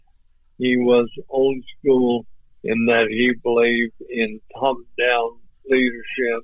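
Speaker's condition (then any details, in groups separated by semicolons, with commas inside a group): ALS; voice off but clear and understandable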